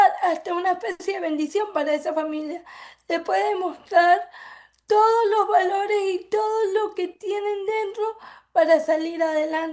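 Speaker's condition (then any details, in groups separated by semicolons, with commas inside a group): Cerebral palsy; affects speech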